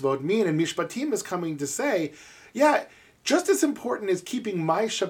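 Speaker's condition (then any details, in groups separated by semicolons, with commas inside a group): No condition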